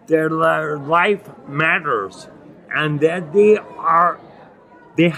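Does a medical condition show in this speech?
Yes: acquired ataxia with dysarthria, acquired; Lance-Adams syndrome; hard to speak and articulate, chest heaviness when speaking, bites tongue 2-3 times daily eating.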